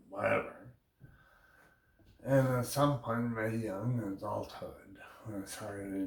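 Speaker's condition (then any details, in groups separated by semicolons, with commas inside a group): Brain injury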